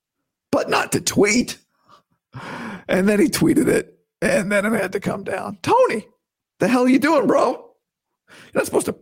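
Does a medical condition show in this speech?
Yes: vocal cord surgery recovery; voice still sounds bad to new listeners.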